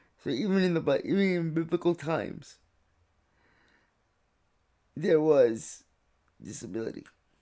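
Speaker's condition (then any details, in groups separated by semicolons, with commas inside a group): Cerebral palsy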